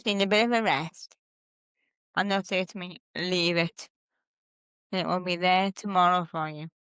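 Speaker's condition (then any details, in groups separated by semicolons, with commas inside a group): Cerebral palsy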